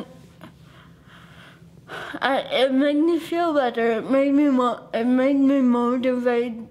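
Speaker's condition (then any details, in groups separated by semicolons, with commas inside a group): Cerebral palsy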